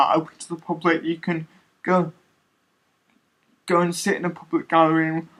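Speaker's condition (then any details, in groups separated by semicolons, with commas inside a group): Cerebral palsy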